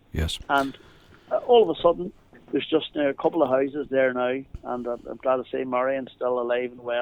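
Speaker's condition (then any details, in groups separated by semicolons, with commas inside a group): No condition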